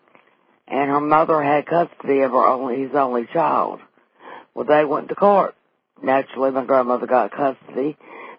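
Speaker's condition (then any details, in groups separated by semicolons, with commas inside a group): Vocal cord paralysis after stroke, unilateral vocal fold paralysis; familial stroke at age 35, one vocal cord paralyzed, wheelchair user, left hand slightly impaired; can no longer sing since vocal cord paralysis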